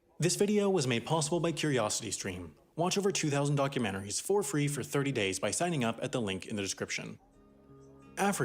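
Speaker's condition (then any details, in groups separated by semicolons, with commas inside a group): No condition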